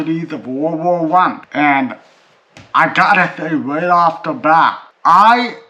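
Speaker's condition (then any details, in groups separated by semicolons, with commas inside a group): Cerebral palsy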